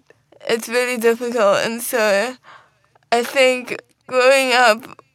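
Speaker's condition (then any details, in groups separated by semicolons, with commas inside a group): Cerebral palsy; visible impairment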